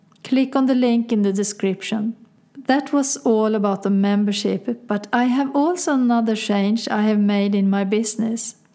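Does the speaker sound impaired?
No.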